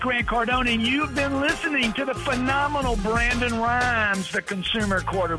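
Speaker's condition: No condition

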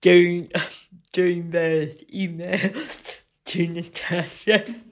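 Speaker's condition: Cerebral palsy; loses balance often

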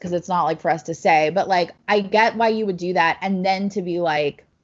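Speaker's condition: No condition

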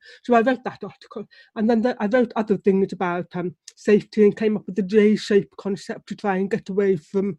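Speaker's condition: Deafness; relies on lip reading

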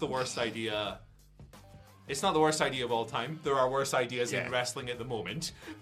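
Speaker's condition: No condition

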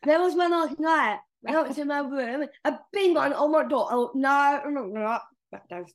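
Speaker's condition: Down syndrome; age 21

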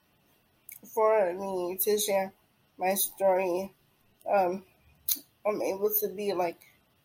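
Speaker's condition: Cerebral palsy

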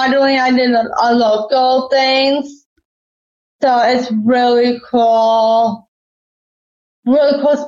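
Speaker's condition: Down syndrome; congenital, born premature, cord wrapped around neck, possible oxygen loss at birth; predicted at birth never to walk or talk

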